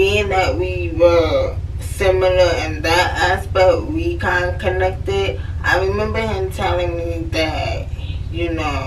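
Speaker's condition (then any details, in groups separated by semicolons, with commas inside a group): Cerebral palsy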